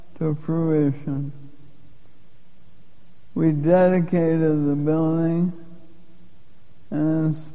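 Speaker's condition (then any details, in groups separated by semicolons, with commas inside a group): Lou Gehrig's disease; given 3 to 5 years to live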